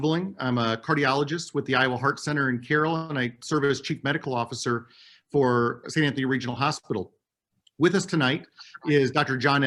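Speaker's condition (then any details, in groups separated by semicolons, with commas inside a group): No condition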